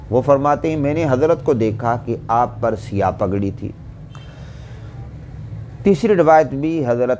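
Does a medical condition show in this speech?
No.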